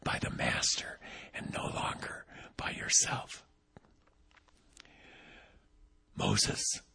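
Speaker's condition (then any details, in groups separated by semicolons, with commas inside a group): Vocal cord paralysis, unilateral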